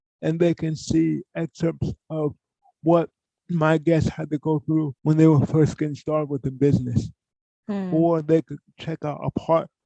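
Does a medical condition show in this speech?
Yes: cerebral palsy; from birth, poor hand use.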